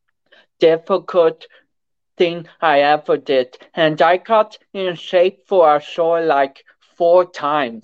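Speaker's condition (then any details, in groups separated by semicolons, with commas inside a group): Cerebral palsy; affects speech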